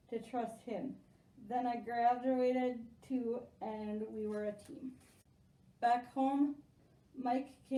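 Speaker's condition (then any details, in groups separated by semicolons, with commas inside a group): Spastic quadriplegic cerebral palsy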